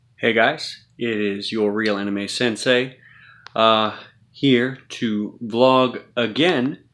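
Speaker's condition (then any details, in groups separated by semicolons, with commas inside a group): No condition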